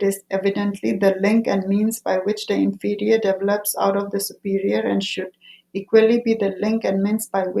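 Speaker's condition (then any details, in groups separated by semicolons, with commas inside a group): No condition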